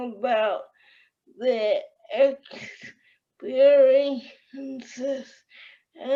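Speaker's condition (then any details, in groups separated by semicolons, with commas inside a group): Cerebral palsy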